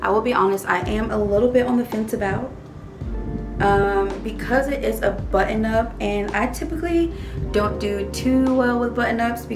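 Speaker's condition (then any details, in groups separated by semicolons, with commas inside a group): No condition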